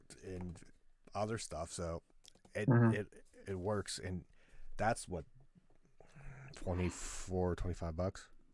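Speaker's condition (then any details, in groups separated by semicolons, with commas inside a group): No condition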